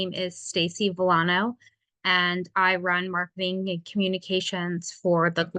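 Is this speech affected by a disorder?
No.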